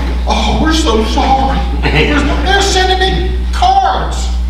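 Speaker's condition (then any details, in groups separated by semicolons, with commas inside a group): No condition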